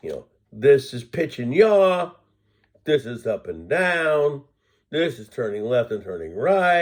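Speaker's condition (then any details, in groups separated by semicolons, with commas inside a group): No condition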